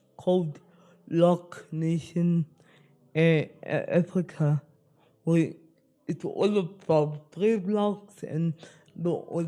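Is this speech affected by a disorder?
Yes: spastic cerebral palsy.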